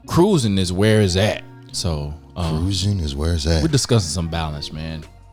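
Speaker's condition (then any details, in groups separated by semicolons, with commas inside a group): No condition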